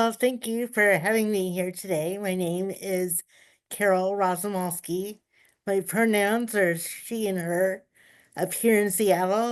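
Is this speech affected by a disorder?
Yes: cerebral palsy; uses power wheelchair.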